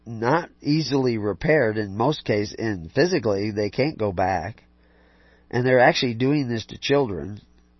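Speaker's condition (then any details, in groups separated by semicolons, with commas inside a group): No condition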